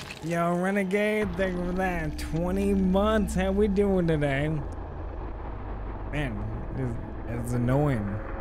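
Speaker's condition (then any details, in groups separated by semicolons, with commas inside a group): ALS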